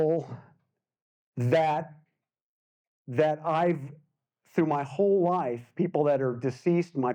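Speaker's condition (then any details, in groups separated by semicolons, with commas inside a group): No condition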